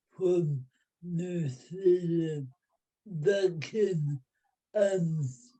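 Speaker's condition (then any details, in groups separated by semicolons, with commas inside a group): Cerebral palsy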